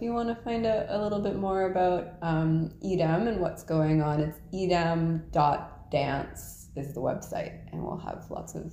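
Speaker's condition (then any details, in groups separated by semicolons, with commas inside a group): No condition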